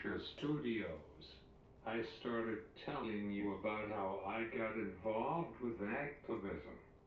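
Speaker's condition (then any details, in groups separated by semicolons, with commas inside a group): Cerebral palsy; quadriplegic, prenatal onset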